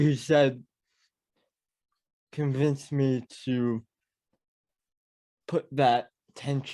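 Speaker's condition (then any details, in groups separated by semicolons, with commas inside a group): Cerebral palsy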